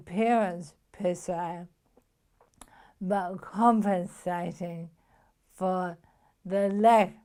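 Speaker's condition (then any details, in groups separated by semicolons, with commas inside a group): Motor neuron disease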